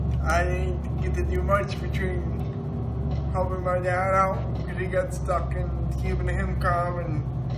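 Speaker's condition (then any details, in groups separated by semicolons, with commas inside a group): Cerebral palsy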